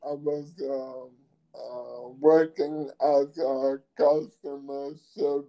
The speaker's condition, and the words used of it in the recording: ALS (motor neuron disease). So if you hear him slurging to speak and he's speaking very slowly, is the reason why.